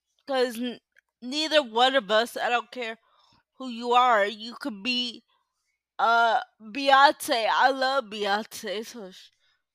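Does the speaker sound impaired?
Yes: cerebral palsy.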